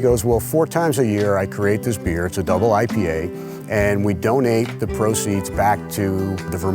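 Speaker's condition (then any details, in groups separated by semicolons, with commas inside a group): No condition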